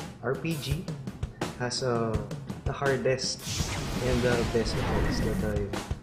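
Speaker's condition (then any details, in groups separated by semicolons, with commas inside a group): No condition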